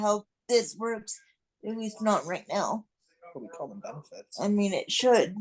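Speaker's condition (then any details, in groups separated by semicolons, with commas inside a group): Cerebral palsy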